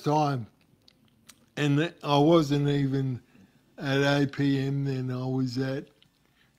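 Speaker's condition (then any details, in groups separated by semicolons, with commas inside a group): Cerebral palsy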